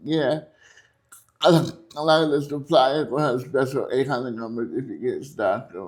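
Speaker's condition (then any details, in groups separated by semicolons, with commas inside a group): Cerebral palsy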